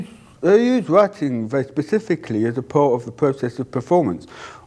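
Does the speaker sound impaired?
Yes: deafness; cannot hear own voice.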